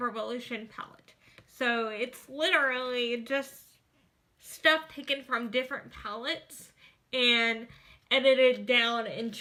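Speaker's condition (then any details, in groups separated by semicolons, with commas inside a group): Cerebral palsy, spastic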